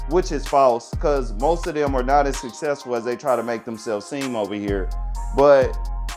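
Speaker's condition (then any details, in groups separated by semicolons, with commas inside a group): No condition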